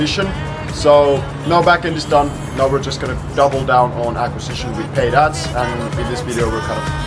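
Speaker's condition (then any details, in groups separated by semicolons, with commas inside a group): No condition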